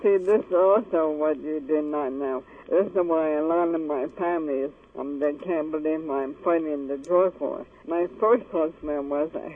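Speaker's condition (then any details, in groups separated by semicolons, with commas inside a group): ALS; lost ability to cough, choked on saliva, choking resolved with cannabis, speech improved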